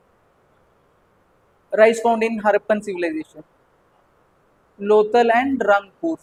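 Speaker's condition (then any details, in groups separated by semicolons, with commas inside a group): No condition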